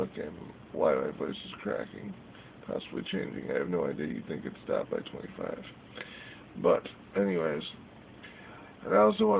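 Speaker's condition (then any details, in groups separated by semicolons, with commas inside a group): Cerebral palsy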